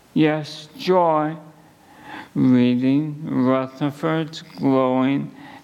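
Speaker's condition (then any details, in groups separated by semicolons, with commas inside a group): ALS; under neurologist care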